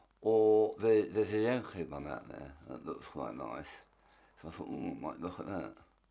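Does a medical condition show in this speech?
Yes: tongue cancer; half tongue removed.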